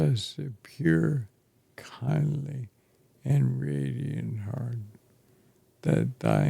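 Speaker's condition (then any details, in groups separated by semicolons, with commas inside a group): ALS; affects chest and throat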